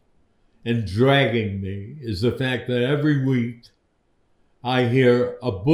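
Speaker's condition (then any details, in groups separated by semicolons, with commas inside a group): Parkinson's disease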